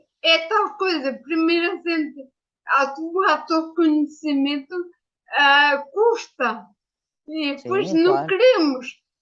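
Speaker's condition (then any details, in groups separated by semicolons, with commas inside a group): Ataxia after brain injury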